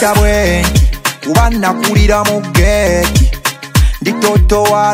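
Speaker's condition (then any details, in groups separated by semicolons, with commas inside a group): No condition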